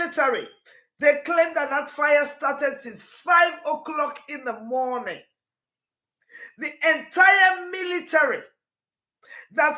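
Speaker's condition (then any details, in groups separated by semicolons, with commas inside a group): No condition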